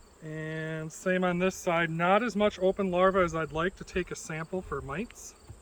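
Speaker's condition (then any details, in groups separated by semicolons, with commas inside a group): No condition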